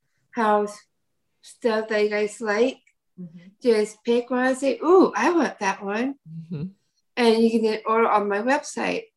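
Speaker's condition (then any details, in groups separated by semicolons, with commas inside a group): Down syndrome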